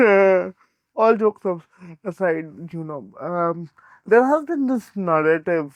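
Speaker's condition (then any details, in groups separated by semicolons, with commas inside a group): Cerebral palsy; brain oxygen deprivation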